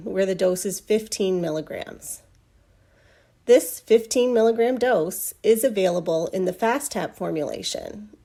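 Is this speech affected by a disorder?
No.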